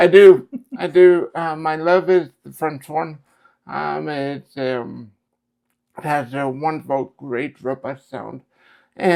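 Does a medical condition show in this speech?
Yes: cerebral palsy; affects speech.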